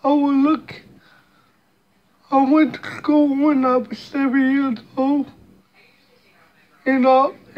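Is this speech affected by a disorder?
Yes: cerebral palsy; speech hard to understand.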